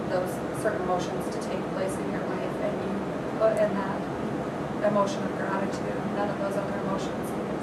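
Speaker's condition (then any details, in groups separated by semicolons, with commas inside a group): No condition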